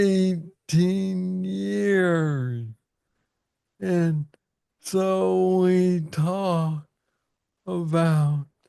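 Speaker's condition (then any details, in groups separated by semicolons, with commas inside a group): Parkinson's disease; young onset; about 11 years since diagnosis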